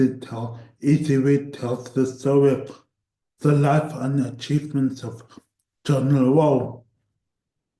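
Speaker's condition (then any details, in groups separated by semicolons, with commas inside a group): Cerebral palsy; voice tires at times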